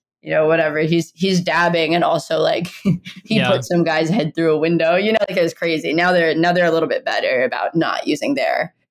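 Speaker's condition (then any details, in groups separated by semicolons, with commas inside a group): No condition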